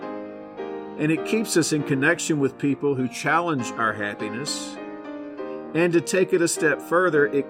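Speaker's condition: No condition

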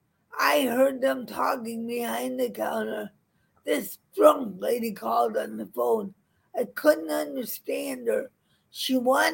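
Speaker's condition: Cerebral palsy; wobbly gait

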